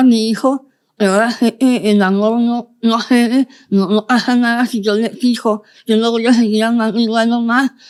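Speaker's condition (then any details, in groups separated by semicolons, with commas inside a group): Moebius syndrome, congenital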